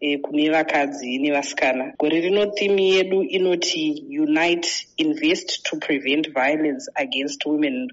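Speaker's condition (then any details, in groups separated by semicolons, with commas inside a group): No condition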